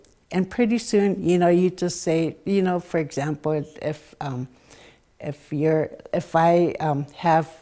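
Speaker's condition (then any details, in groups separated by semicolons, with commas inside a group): No condition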